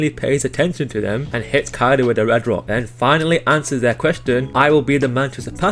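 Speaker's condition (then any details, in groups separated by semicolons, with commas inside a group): No condition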